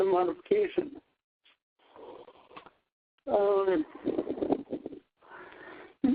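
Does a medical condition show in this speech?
Yes: cerebral palsy.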